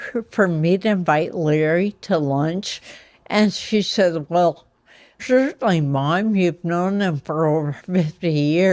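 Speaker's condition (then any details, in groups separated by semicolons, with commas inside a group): Ataxia; affects motor skills and voice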